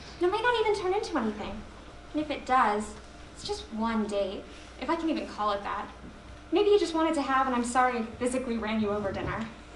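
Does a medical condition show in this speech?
No.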